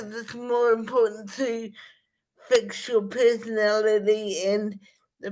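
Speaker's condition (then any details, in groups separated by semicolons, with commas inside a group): Spastic cerebral palsy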